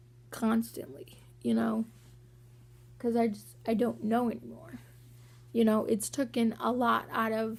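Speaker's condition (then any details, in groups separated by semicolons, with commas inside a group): Cerebral palsy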